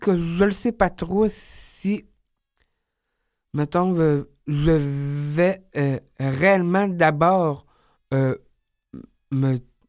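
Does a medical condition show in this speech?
Yes: Down syndrome; described as very talkative, at ease and eager to speak.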